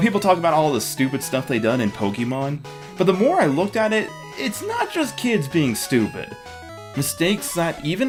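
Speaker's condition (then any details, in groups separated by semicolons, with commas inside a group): No condition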